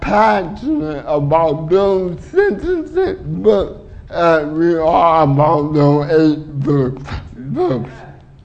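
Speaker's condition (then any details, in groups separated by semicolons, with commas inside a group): Cerebral palsy; uses wheelchair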